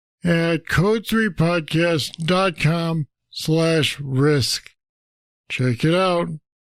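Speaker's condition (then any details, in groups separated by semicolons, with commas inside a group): Parkinson's disease; deep brain stimulators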